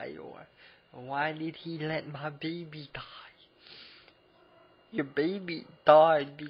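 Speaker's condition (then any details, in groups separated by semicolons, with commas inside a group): Cerebral palsy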